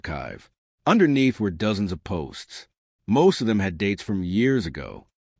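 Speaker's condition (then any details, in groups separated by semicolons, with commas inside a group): No condition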